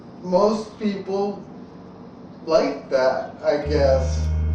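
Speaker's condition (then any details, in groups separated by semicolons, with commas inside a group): Ataxia; began stammering or slurring words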